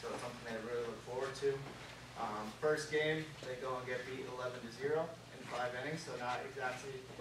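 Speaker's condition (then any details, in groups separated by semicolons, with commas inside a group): No condition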